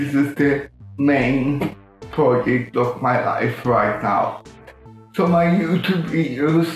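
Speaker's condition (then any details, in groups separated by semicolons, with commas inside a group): Cerebral palsy, severe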